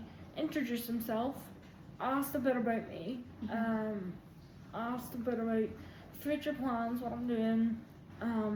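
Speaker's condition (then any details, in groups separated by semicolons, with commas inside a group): Quadriplegic cerebral palsy, severe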